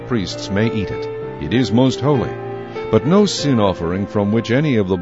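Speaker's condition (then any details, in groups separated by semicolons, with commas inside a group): No condition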